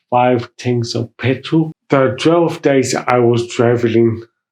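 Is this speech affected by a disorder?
Yes: mild cerebral palsy.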